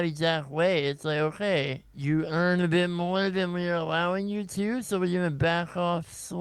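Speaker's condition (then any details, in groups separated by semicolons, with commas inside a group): Congenital muscular dystrophy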